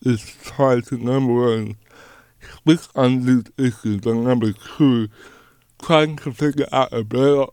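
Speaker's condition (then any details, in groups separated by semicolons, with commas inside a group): Cerebral palsy; lifelong cerebral palsy, dystonia with hand tremors; hand tremors sometimes prevent writing or typing, requested printed notes and audio recordings; speech difficult, cerebral palsy and dystonia affect speech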